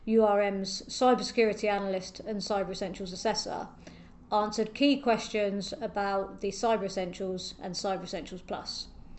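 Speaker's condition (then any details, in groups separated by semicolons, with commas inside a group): No condition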